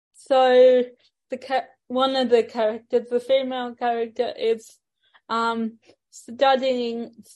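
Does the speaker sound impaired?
Yes: ataxic cerebral palsy; ambulant wheelchair user, chair for long distances and main street.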